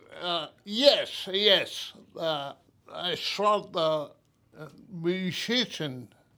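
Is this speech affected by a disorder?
Yes: aphasia after stroke; aphasia caused by stroke 6 years ago, onset immediately after stroke; aphasia present since stroke.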